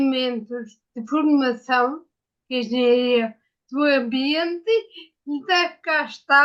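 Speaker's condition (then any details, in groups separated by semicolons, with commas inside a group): Ataxia after brain injury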